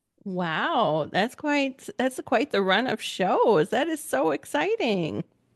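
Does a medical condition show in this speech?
No.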